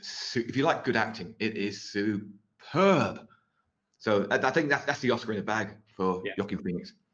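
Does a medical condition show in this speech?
Yes: stutter; stutter mostly absent while live on this show; stutter mostly disappears when performing live under pressure, recorded videos need frequent cutting; here repeated words, prolonged sounds.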